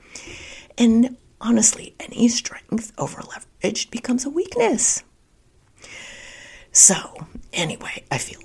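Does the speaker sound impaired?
Yes: spasmodic dysphonia; not using Botox.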